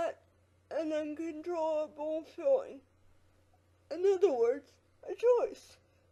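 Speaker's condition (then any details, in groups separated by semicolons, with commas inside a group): Quadriplegic cerebral palsy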